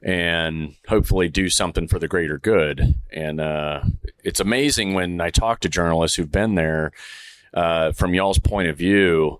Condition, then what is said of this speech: None; typical speech.